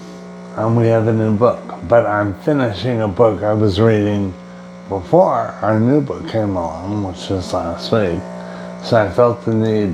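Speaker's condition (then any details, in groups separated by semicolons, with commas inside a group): Brain injury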